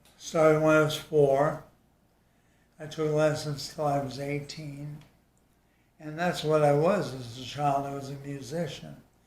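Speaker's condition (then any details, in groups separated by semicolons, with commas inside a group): ALS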